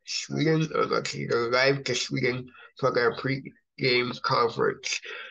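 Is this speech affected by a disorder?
Yes: cerebral palsy.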